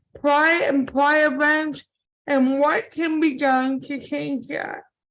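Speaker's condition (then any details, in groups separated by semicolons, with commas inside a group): Cerebral palsy; from birth; impaired speech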